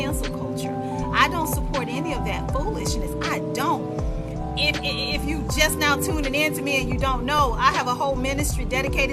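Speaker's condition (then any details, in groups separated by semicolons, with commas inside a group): No condition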